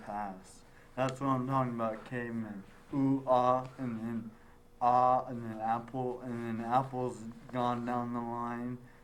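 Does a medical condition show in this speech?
Yes: traumatic brain injury; now talking.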